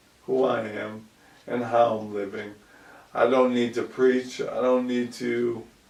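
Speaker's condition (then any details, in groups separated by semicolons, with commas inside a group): ALS; about 2 years since onset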